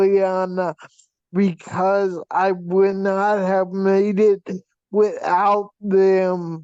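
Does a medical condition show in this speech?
Yes: vp shunt failure, brain pressure.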